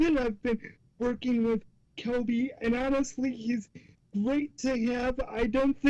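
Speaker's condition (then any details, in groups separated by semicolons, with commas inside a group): Cerebral palsy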